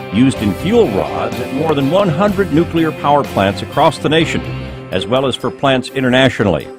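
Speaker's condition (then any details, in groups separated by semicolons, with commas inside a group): No condition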